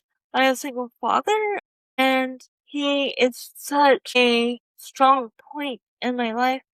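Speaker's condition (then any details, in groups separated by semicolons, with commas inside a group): Cerebral palsy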